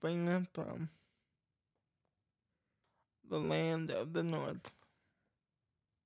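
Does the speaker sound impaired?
Yes: cerebral palsy; cerebral palsy causing speech problem, scratchy throat and gag reflex issues at times; voice goes in and out, some parts edited out and retried; voice goes in and out sometimes.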